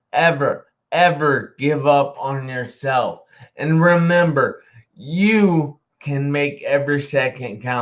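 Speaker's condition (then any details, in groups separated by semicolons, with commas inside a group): Traumatic brain injury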